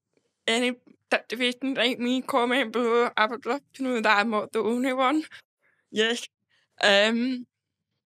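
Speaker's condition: Deafness; hearing loss

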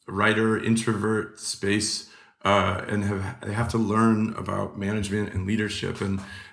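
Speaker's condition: No condition

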